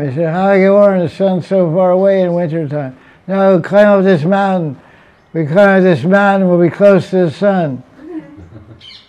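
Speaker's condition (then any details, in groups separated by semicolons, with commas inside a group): Deafness; relies on audience feedback for volume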